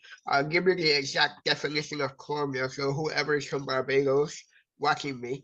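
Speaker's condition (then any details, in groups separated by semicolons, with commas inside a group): Cerebral palsy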